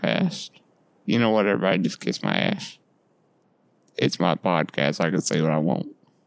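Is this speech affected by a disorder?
Yes: Duchenne muscular dystrophy; lifelong, muscle atrophy and weight loss, muscle and fat lost around tailbone, repositioned in bed by mother; recently saw pulmonologist because breathing felt not right.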